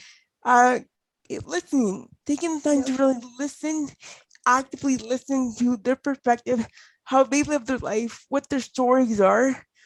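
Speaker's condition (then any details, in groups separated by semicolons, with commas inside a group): Cerebral palsy; mainly fine motor and speech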